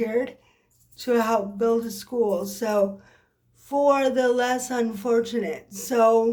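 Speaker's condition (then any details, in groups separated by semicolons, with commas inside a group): Cerebral palsy; occasional swallowing problems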